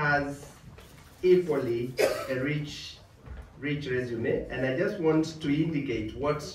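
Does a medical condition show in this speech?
No.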